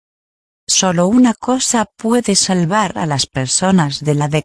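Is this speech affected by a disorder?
No.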